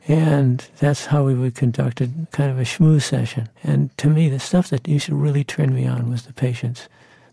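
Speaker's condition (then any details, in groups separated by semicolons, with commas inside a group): Parkinson's disease; possible REM sleep signs about ten years earlier, handwriting became illegible; voice once decent, now fuzzy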